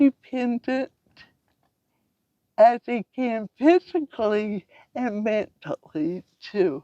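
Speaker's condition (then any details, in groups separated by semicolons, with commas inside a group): Cerebral palsy; from birth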